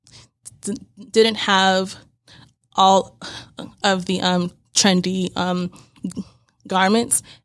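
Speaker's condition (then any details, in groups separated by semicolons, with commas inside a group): Stuttering; prolonged sounds, blocks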